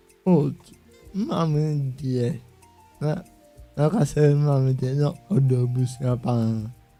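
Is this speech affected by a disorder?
Yes: cerebral palsy; self-managing with exercises.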